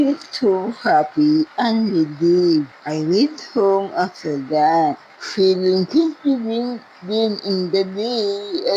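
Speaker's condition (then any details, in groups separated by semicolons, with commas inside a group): Cerebral palsy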